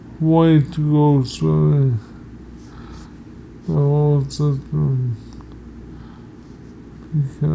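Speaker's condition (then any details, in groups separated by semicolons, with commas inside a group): Multiple sclerosis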